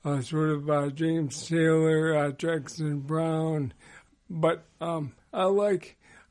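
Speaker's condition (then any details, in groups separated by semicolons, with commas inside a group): ALS; slower progression than most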